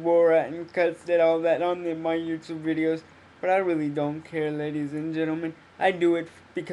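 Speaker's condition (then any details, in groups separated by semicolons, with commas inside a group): Cerebral palsy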